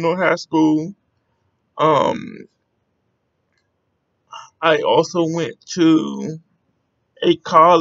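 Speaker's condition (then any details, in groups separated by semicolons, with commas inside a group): Cerebral palsy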